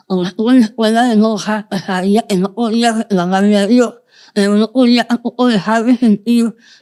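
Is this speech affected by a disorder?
Yes: Moebius syndrome, congenital.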